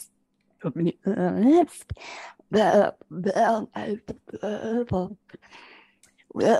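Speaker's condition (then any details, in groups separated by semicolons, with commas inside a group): Generalized dystonia; generalized, leg weakness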